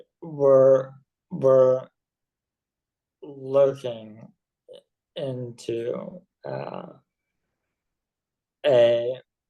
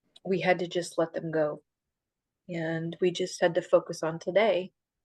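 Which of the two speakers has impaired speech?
The first: ALS.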